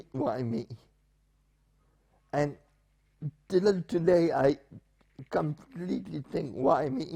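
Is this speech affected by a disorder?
Yes: spastic paraplegia with essential tremor.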